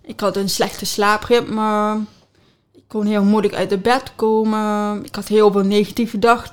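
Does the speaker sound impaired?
Yes: deafness with cochlear implant; congenital, implant from age two, magnet in head, cochlear electrodes, once robotic sound, pain, stopped use; still uses cochlear implant, lip reads well, phone typing when needed, sister Demi supports with sign; speech therapy to practise speech, says speaks very well now.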